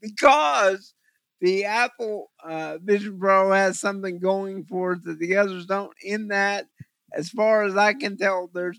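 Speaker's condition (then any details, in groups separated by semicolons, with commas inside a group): Cerebral palsy; trouble focusing with VR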